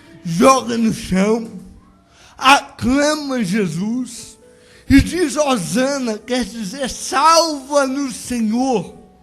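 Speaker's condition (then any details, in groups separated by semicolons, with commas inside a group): Cerebral palsy; no speech as child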